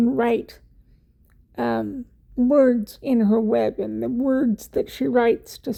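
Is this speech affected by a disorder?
Yes: cerebral palsy; wheelchair user.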